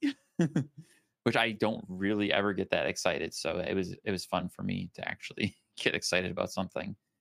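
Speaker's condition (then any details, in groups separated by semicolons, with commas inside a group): No condition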